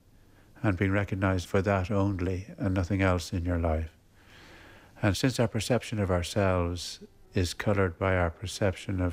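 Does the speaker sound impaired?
Yes: Parkinson's; progressive, expected to get tougher, affects making steady non-wobbly lines.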